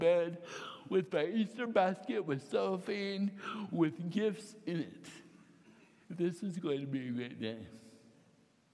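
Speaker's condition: Cerebral palsy, mild; head fell forward chin to chest, walking regained through swimming and swim therapy

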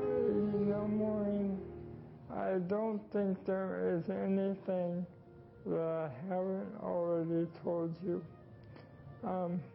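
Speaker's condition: ALS; amyotrophic lateral sclerosis, Lou Gehrig's disease, very short time left; voice tough to understand

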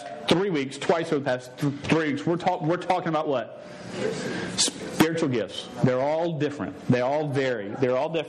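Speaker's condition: Stuttering; long-standing stutter, present over 24 years, once fought calling to teach because unable to talk; says words would come out all wrong and different if he tried witnessing speech; prolonged sounds

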